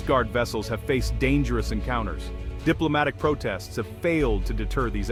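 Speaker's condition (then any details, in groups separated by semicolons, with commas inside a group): No condition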